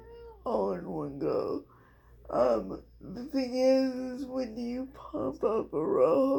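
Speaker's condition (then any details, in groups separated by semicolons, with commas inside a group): Cerebral palsy; speech somewhat affected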